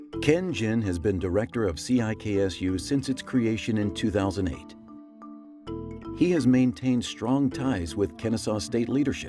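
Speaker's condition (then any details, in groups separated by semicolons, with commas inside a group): No condition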